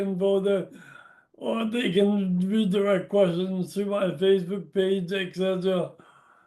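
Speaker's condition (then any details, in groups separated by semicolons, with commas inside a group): Brain injury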